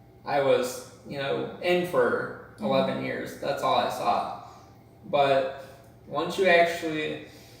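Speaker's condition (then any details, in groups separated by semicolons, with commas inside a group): Cerebral palsy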